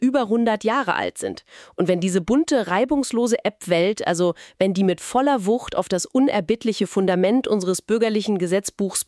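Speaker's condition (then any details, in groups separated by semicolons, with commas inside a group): No condition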